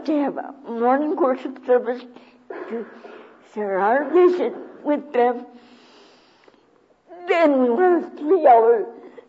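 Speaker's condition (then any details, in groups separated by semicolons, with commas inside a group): Cerebral palsy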